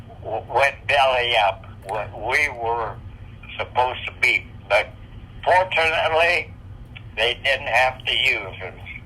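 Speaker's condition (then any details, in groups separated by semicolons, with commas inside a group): Parkinson's disease; on medication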